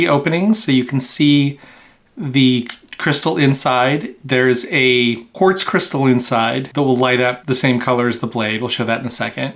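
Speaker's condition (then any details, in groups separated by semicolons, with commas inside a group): No condition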